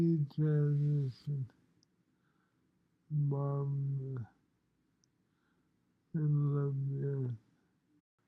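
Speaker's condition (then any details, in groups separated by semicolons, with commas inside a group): Multiple sclerosis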